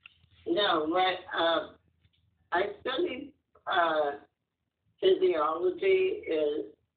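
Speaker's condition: Muscular dystrophy; physical disability, uses power wheelchair for independence

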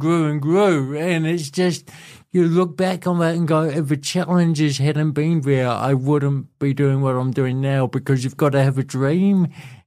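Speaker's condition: Cerebral palsy; speech impediment, voice affected

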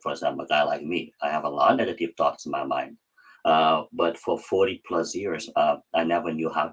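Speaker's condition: Cleft palate; cleft palate since childhood

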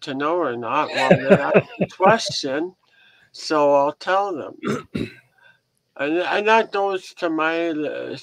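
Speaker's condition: Head and neck cancer surgery; crooked head since

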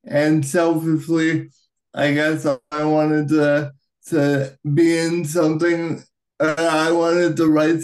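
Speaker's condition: Cerebral palsy, right-sided high tone; childhood therapy to take steps

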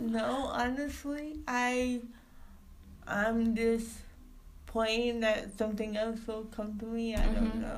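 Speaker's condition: Cerebral palsy; no wheelchair use

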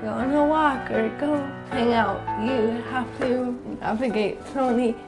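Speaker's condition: Cerebral palsy; cerebral palsy from birth, cannot walk at all, uses wheelchair

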